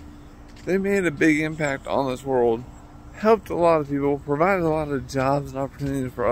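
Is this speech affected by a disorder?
Yes: traumatic brain injury.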